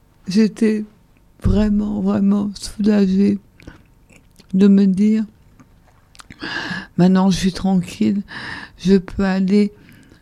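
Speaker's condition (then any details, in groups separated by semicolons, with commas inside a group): ALS (Charcot's disease); breathing difficulties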